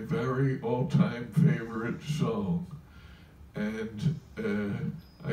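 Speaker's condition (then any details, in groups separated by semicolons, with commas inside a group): Parkinson's, Lewy body dementia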